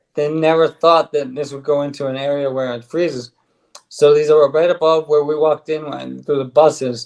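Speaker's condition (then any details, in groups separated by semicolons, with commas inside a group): ALS; on drug, stronger bite, speaks better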